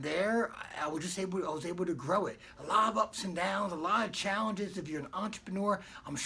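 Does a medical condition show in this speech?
No.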